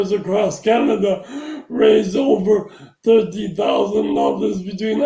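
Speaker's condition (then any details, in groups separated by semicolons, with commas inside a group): Traumatic brain injury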